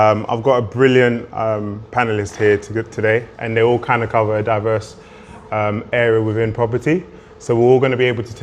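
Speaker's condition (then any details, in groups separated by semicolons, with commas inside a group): No condition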